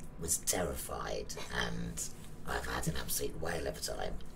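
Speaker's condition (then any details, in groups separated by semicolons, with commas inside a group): Laryngectomy; terminal stage 4 cancer, radiotherapy, radioiodine, three surgeries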